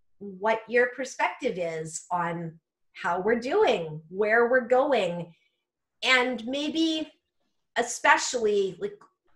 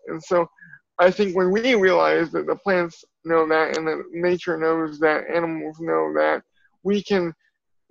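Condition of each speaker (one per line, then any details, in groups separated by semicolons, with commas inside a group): No condition
Cerebral palsy; from birth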